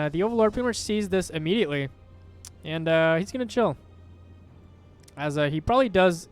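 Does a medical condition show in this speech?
No.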